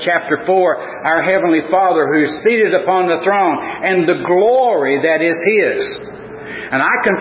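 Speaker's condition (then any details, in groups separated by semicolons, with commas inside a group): No condition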